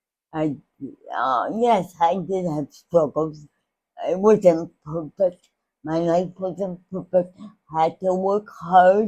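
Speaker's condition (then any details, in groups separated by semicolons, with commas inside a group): Cerebral palsy; speech impairment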